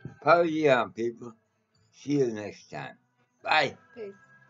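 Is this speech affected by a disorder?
Yes: mouth cancer.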